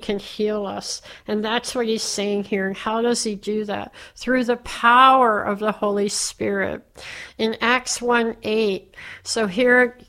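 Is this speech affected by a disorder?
Yes: cleft palate; surgery on cleft palate while growing up; speech impediment while growing up.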